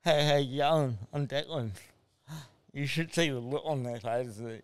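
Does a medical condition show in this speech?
Yes: spastic cerebral palsy; spastic type from birth, 37 minutes without breath, brain damage, tight muscles, involuntary movements, poor balance; adult, constant pain, major fatigue, 200-300% extra energy use, slow writing and typing, sought therapy; predicted never to walk or talk, prediction proved wrong.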